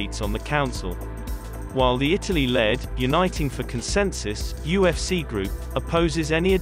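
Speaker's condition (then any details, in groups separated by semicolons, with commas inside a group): No condition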